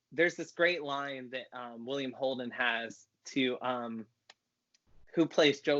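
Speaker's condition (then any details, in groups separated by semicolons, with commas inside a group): No condition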